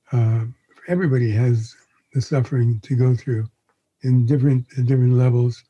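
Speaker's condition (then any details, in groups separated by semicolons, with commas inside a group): Parkinson's disease; onset around 81st birthday, face frozen like a mask at diagnosis, confirmed by neurologist; chief symptom torpor, sluggishness, lethargy rather than shakes, exhaustion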